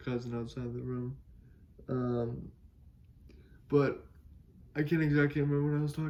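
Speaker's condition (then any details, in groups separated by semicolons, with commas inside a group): Cerebral palsy; able to speak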